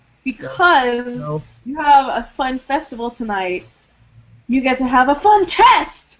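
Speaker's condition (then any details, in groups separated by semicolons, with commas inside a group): No condition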